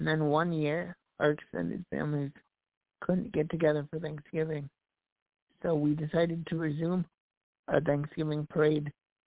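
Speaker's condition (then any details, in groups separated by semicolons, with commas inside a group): Cerebral palsy; voice improved over last year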